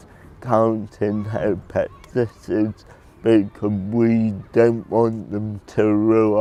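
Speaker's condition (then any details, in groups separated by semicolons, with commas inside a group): Cerebral palsy; early prognosis of never talking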